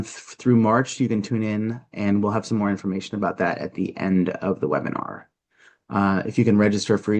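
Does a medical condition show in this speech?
No.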